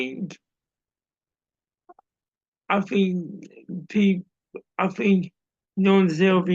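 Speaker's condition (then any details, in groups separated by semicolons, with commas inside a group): Cerebral palsy; audible speech impairment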